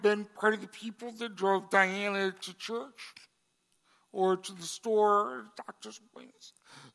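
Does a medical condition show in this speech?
Yes: cerebral palsy; congenital.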